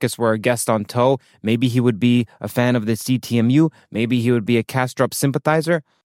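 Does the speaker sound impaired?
No.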